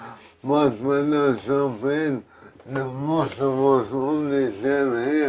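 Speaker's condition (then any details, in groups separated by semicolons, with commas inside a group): Motor neurone disease; bulbar onset, jaw and speech problems first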